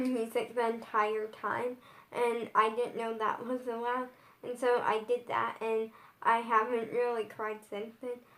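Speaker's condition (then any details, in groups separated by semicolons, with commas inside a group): Brain injury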